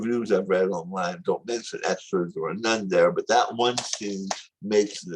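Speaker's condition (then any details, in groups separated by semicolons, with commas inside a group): Tongue cancer surgery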